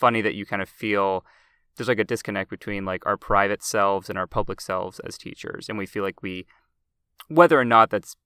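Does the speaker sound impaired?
No.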